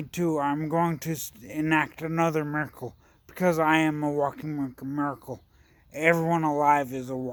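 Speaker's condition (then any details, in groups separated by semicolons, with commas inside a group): Traumatic brain injury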